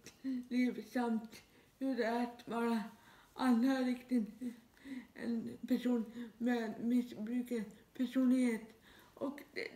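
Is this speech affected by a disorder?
Yes: dyskinetic cerebral palsy, severe.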